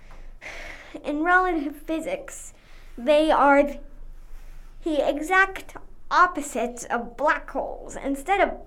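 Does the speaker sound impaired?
Yes: cerebral palsy; Botox then SDR by Dr. Parks for spasms, physio intensive with Beck at 4, poor fine motor.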